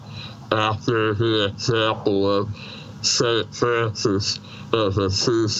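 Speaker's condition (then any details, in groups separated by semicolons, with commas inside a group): Treacher Collins syndrome, severe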